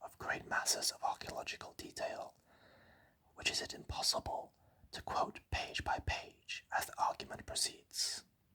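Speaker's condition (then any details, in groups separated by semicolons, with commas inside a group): No condition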